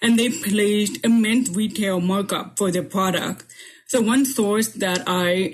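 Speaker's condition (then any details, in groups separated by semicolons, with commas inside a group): Profound deafness; 98% hearing loss, grew up with hearing aids, cochlear implant candidate; uses hearing aids, lip reads, closed captioning on screen during this virtual talk; speaks well per others, about 10 years of speech therapy, makes sense of auditory cues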